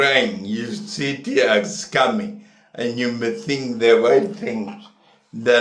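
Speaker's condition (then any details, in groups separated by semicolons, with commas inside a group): Neurological disease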